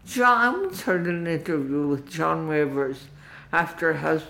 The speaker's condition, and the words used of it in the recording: Dysarthria. Dysarthria, it's called. Dysarthria. It makes you talk slowly. And affects your tongue.